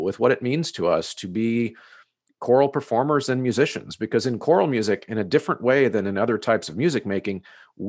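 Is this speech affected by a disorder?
No.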